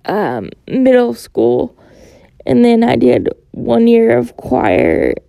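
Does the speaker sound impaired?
Yes: cerebral palsy; born 29 weeks premature, stroke or bleed at birth, unable to walk, tight muscles, physical therapy age 4 to 18; uses wheelchair, does therapy at home alone since stopping at 18.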